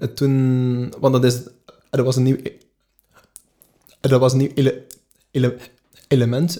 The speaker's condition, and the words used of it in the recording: Stuttering. Maar het is ook, wat dat de mensen niet zien, is, dat het eerste minuut of, ja, minuut of twee, drie, vier niet goed gaat.